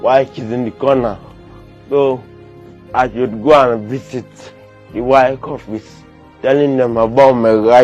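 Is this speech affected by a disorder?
Yes: cerebral palsy.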